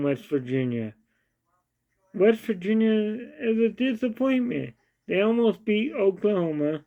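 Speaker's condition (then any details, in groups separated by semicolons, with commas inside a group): Cerebral palsy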